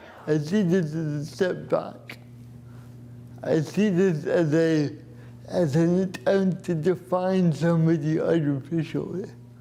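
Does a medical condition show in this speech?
Yes: cerebral palsy; asks for subtitles for clarity.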